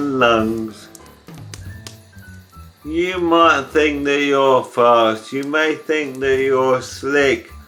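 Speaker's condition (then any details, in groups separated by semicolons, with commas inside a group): ALS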